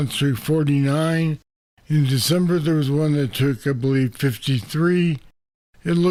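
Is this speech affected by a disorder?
Yes: Parkinson's disease; deep brain stimulators.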